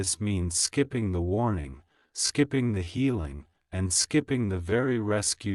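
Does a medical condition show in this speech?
No.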